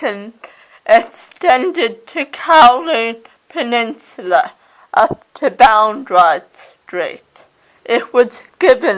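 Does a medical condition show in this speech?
Yes: cerebral palsy; oxygen starvation at birth.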